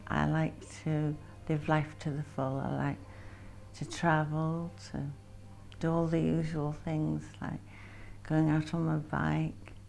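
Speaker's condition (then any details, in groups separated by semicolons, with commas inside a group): Parkinson's disease; blank facial expression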